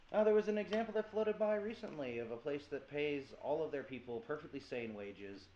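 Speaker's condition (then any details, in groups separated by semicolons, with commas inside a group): No condition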